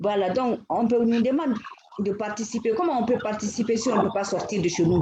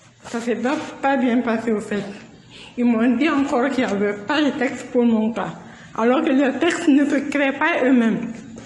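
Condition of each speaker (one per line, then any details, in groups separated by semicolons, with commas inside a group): No condition
Cerebral palsy; causes writing problem; causes speech problem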